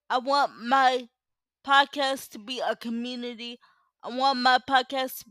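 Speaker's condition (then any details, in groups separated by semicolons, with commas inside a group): Cerebral palsy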